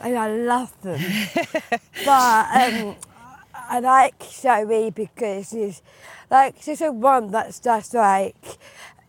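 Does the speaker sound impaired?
Yes: Down syndrome; Down syndrome from birth, early prognosis of possibly never walking, talking or living independently.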